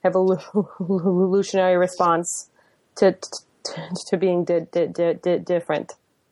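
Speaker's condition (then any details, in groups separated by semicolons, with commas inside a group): Stuttering; mainly repetitions, changes with life changes and stress; more stuttering and new blocks over past few weeks, amid stress, new er job; usually repetitions, recently hard blocks, varies day to day, feels out of control during blocks; repeated sounds, repeated words, prolonged sounds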